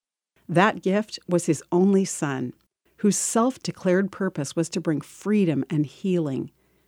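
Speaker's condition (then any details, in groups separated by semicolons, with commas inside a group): No condition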